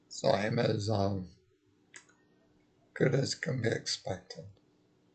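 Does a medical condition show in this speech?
Yes: multiple sclerosis.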